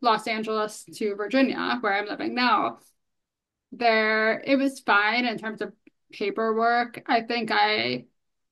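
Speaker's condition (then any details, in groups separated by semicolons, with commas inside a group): Hearing loss, bilateral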